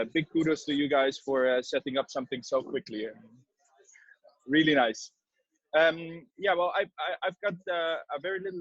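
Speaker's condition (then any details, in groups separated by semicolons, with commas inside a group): No condition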